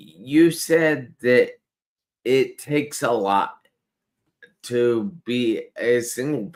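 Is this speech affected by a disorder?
Yes: traumatic brain injury.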